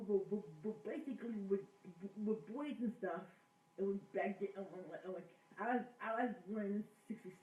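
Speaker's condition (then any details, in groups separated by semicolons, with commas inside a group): Cerebral palsy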